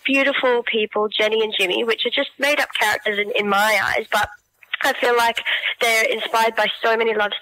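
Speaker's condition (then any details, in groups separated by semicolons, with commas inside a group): Cleft palate; born with cleft palate, congenital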